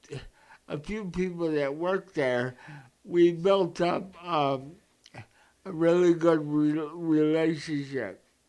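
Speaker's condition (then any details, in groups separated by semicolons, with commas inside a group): Cerebral palsy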